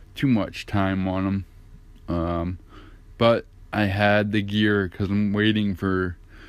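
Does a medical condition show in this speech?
Yes: cerebral palsy; affects gait and walking.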